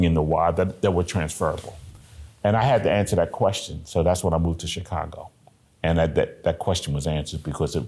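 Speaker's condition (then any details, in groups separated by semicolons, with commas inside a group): No condition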